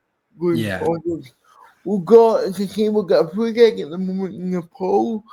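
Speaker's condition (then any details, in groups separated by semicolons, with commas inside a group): Cerebral palsy; speech impairment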